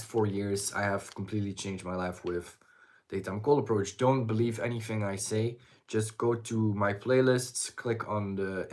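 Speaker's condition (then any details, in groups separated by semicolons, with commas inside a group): No condition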